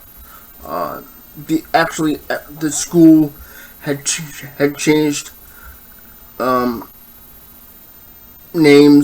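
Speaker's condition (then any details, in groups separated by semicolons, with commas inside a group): Cerebral palsy, spastic diplegia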